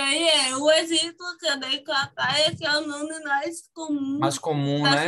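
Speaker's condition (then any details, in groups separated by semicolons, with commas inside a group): Cerebral palsy; from birth, motor sequelae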